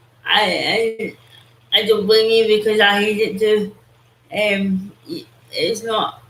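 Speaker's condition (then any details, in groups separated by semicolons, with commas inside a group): Cerebral palsy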